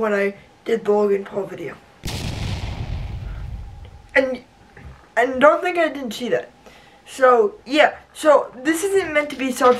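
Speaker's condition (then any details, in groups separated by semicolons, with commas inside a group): Cerebral palsy, spastic; voice not affected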